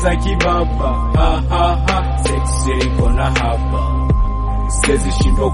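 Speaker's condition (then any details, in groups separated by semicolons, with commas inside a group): No condition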